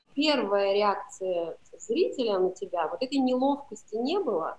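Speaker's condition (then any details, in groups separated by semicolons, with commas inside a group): No condition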